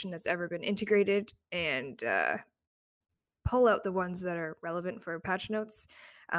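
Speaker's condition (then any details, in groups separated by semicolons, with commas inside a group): No condition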